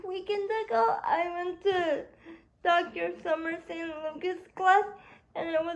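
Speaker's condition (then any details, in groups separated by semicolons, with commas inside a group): Cerebral palsy; spastic quadriplegia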